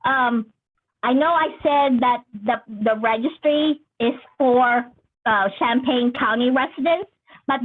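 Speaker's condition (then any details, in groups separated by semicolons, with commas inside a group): No condition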